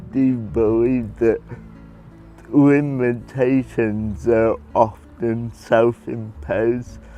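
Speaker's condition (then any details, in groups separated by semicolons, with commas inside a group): Cerebral palsy; predicted at birth never to talk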